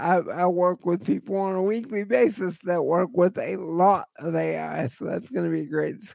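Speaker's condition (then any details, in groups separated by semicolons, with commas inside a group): Cerebral palsy; voice always shot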